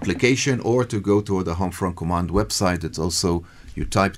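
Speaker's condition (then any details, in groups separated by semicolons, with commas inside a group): No condition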